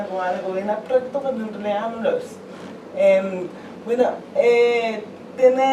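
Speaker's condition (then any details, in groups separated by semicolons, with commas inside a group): Cerebral palsy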